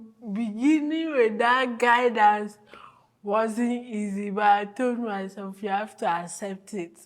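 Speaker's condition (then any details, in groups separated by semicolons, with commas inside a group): Cerebral palsy; from birth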